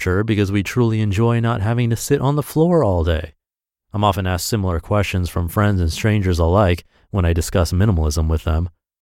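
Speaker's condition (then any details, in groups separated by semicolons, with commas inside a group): No condition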